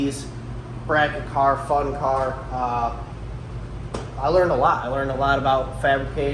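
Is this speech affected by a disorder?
No.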